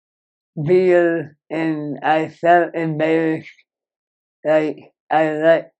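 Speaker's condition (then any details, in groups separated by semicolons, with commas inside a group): Moebius syndrome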